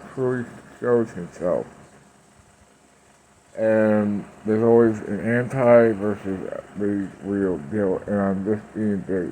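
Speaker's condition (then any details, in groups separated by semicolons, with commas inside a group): Parkinson's; speech impediment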